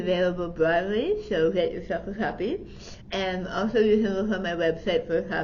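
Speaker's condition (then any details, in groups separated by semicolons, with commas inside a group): Tongue cancer surgery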